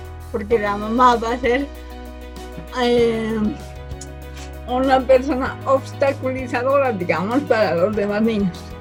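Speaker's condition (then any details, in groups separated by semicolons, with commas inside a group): Cerebral palsy from birth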